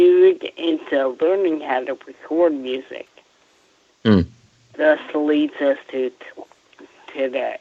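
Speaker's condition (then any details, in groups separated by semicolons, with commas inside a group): Friedreich's ataxia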